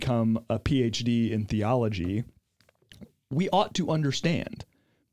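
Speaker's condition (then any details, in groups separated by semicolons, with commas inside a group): No condition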